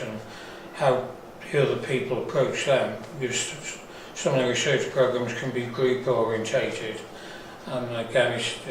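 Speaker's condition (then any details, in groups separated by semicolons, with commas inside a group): Parkinson's; diagnosed about 5 years ago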